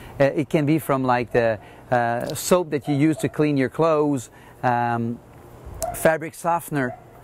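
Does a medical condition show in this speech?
No.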